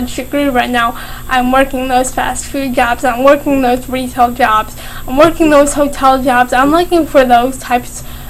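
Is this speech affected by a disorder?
Yes: cerebral palsy, mild.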